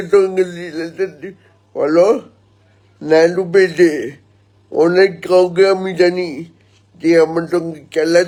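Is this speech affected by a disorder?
Yes: cerebral palsy.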